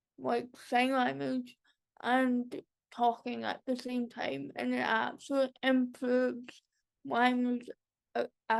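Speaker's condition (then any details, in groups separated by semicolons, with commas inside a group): Cerebral palsy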